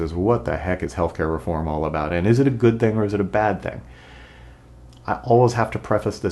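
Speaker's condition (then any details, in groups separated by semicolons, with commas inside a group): No condition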